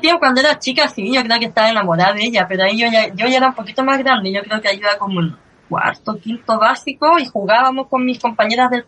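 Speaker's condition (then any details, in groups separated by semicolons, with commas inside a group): Cleft lip and palate; since early childhood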